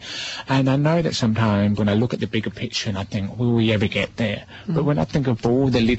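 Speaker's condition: Deafness; cannot hear music

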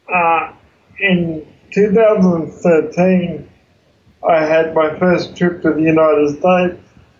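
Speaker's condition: Cerebral palsy; congenital, wheelchair user

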